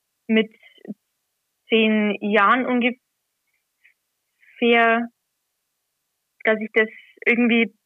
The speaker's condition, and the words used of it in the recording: Stuttering. Und da habe ich gewusst, dass das Stottern da schon zum Vorschein kommt, egal ob ich will oder nicht.